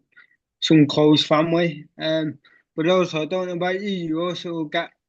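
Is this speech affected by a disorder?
Yes: cerebral palsy.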